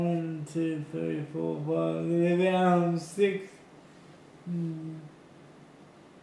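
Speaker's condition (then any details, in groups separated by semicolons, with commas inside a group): Cerebral palsy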